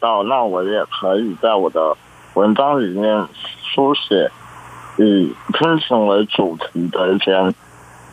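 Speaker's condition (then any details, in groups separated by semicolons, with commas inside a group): Congenital muscular dystrophy; present from birth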